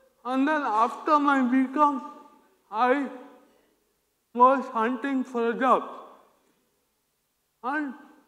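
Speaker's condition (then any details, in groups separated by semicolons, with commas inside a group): Cerebral palsy; hinders speech, sounds childlike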